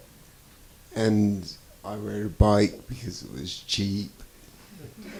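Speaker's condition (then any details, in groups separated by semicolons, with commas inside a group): Traumatic brain injury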